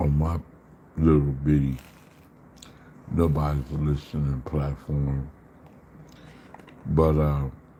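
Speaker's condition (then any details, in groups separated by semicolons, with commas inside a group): Slurred speech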